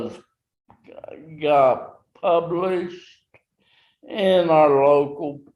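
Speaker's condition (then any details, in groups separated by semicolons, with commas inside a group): Traumatic brain injury; 39 years since injury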